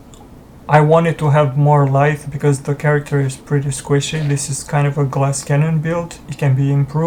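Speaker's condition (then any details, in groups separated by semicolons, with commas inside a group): No condition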